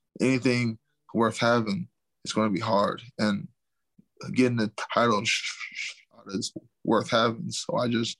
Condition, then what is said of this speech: Stuttering. It doesn't have anything to do with combat sports I've had in my whole life.